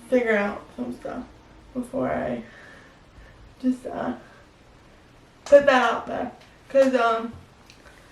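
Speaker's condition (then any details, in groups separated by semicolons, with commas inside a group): Spastic quadriplegic cerebral palsy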